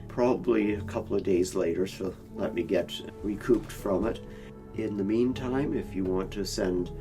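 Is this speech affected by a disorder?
No.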